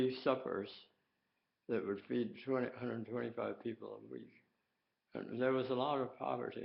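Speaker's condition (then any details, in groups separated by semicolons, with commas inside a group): Tongue cancer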